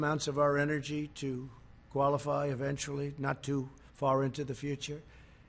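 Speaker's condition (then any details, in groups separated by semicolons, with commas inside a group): No condition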